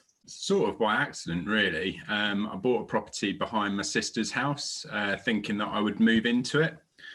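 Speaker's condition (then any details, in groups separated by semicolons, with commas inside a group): No condition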